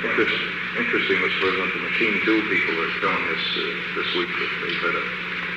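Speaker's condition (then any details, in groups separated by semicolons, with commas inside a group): No condition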